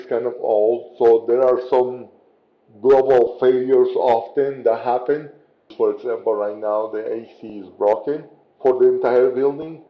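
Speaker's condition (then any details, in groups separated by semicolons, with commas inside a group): Cerebral palsy; since birth, dynamic muscle tension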